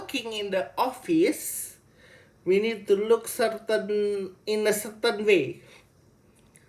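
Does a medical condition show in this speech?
Yes: cerebral palsy.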